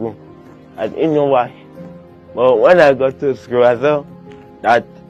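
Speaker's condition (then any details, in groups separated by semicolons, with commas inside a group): Cerebral palsy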